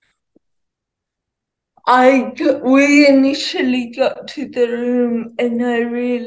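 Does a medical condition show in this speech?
Yes: cerebral palsy, ataxia; muscles tense more when told to relax.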